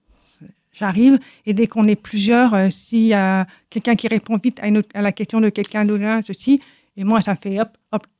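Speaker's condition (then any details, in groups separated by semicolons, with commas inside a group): Deafness from birth; congenital, right-ear hearing aid from age 2.5 to 3, left ear hears nothing, left aid refused; no sound without aid, lip-reading needed, high sounds too loud, aids switched off in noisy streets; learned to speak through many speech therapy sessions, speech does not reveal deafness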